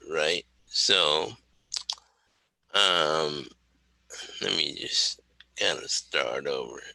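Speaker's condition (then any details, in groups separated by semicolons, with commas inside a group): Cerebral palsy; wheelchair user; slow operating things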